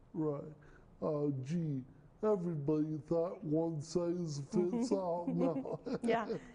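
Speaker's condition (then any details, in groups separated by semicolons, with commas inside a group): Cerebral palsy; speech impairment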